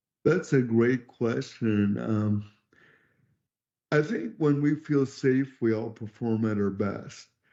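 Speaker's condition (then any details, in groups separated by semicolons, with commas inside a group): Cerebral palsy; present from birth, wheelchair user; could not talk until age 12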